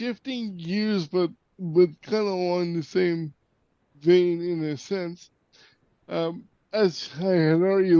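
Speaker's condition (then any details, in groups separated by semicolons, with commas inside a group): Cerebral palsy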